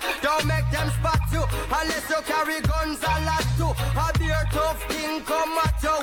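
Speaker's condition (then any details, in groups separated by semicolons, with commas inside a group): No condition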